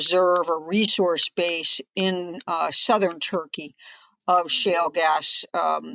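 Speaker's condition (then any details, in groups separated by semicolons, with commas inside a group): No condition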